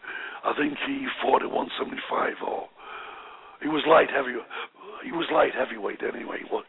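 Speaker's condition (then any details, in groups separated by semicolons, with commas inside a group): Voice box damage after neck operation; may be hard to understand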